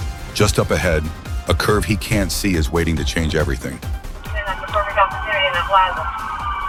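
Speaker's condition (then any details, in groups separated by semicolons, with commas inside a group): No condition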